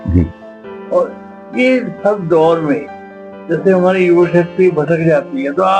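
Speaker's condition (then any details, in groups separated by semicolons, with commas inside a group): Cerebral palsy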